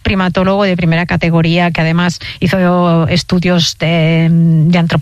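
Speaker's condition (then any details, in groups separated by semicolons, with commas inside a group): No condition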